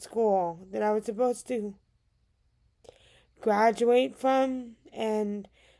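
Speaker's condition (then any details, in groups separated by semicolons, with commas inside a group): Cerebral palsy; diagnosed around age 2 or 3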